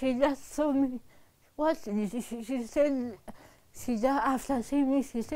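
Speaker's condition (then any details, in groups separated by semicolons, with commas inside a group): Cerebral palsy; from birth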